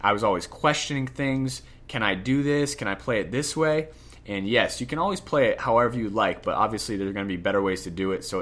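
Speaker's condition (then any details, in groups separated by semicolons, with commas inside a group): No condition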